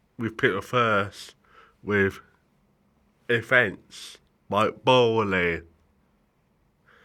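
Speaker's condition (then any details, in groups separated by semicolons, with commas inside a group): Cerebral palsy; needs help shopping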